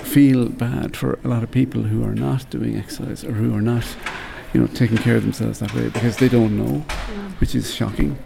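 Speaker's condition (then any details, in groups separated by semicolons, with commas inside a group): Young onset Parkinson's disease; diagnosed at 44, hand stopping, no arm swing before, later heavy shaking; voice was fading, noticed by wife, intensive LSVT Loud therapy, ongoing exercises keep voice strong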